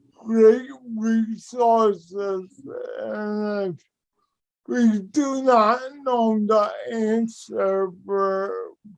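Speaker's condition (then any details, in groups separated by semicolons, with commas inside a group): Cerebral palsy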